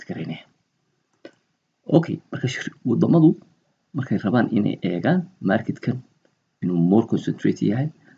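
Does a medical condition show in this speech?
No.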